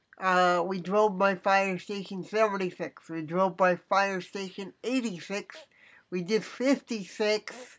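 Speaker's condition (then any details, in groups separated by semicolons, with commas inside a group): Cerebral palsy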